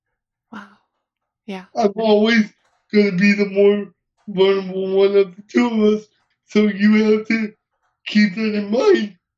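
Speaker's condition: Cerebral palsy; uses wheelchair, hearing intact

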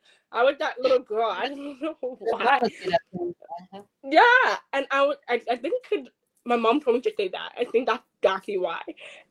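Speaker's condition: Deafness, acquired at age four

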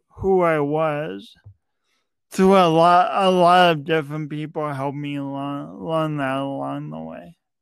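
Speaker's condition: Cerebral palsy; speech impediment evident tonight

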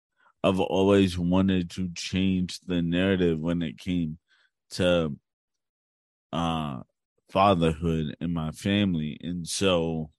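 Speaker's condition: Cerebral palsy; since birth

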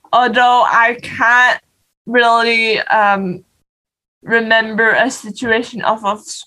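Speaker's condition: Cerebral palsy; non-progressive

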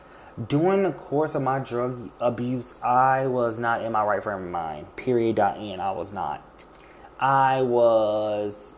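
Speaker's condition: No condition

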